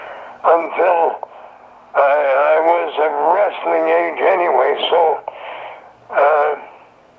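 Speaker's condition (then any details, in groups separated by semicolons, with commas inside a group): Throat cancer; survivor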